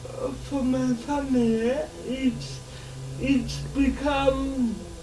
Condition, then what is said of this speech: Cerebral palsy. In other terms, because I'm a slow speaker, before you understand what I'm saying, and people